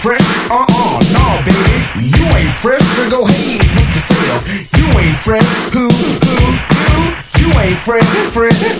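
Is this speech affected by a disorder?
No.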